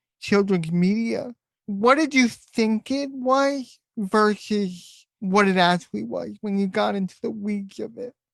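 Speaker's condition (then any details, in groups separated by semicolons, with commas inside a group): Cerebral palsy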